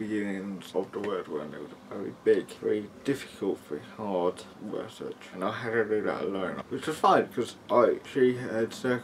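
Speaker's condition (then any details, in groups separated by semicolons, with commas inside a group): Cerebral palsy; mild, affects muscles and speech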